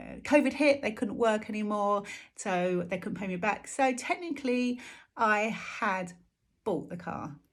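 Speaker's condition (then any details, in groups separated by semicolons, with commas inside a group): No condition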